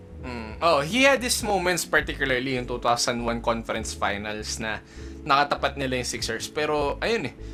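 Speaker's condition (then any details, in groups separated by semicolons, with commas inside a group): No condition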